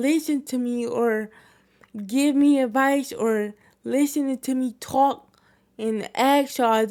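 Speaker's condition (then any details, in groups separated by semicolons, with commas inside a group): Cerebral palsy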